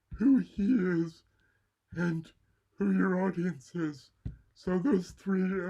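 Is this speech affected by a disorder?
Yes: cerebral palsy; mild left side.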